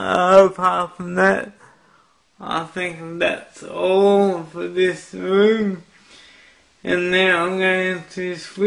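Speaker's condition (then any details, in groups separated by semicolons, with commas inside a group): Cerebral palsy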